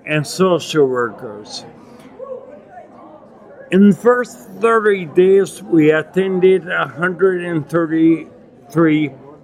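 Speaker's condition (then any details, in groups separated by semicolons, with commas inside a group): Acquired ataxia with dysarthria, acquired; Lance-Adams syndrome; daily poor balance and hand coordination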